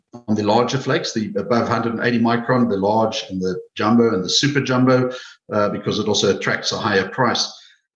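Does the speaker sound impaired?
No.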